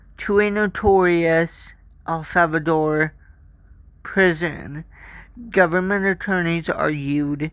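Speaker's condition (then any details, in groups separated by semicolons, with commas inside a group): Cerebral palsy; from birth, walks with walker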